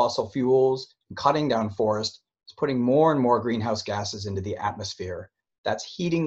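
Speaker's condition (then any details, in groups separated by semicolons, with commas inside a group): No condition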